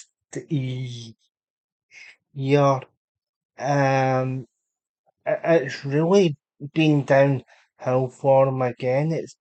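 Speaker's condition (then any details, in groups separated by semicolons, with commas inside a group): Cerebral palsy; unable to walk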